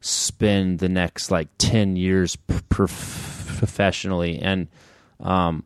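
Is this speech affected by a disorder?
Yes: stuttering; past periods of heavy struggle, now less of a barrier; tightening during blocks, struggle in technical talk, can modify stutter; here repeated sounds, prolonged sounds.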